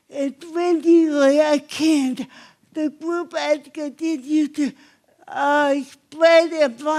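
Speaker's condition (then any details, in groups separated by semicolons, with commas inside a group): Cerebral palsy; obvious speech impairment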